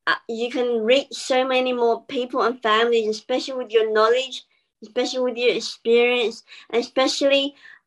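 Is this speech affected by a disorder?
Yes: bilateral cleft lip and palate.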